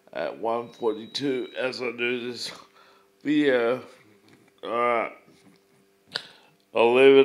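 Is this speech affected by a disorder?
Yes: cerebral palsy; uses wheelchair.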